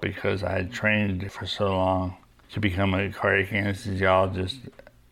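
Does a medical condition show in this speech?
Yes: young onset Parkinson's disease; onset age 38, LRRK2 hereditary form, right hand weakness first, medication 5 years with wearing off, freezing; deep brain stimulator in place, daily exercise, no cognitive problems while working.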